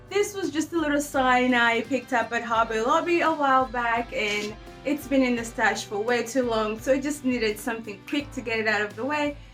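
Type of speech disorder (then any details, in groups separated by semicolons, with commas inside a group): None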